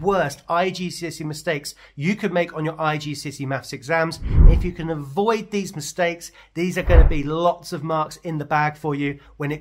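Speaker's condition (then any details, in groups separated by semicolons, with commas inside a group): No condition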